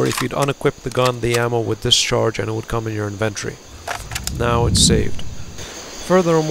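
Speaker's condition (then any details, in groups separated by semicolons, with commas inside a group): No condition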